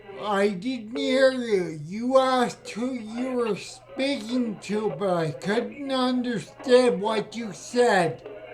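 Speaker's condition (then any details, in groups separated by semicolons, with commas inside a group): Spinocerebellar ataxia; speech sounds drunk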